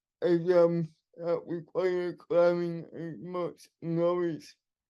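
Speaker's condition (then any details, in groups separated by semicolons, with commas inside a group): Cerebral palsy; wheelchair user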